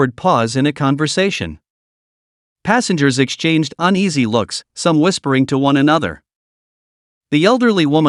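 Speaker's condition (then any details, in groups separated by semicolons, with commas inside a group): No condition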